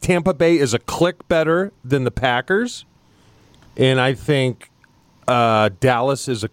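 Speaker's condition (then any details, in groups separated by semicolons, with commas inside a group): No condition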